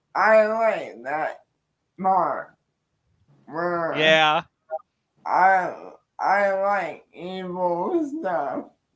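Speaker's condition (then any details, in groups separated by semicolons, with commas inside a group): Cerebral palsy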